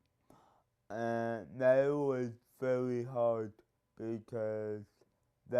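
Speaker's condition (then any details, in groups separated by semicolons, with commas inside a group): Cerebral palsy; speech impediment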